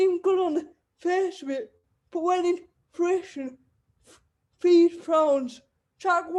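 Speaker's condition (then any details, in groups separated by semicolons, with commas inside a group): Cerebral palsy; wheelchair user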